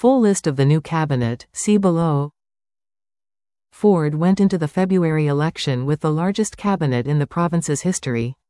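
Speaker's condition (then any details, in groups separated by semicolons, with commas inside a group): No condition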